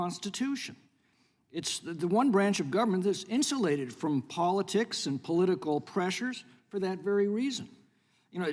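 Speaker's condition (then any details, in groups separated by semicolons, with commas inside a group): No condition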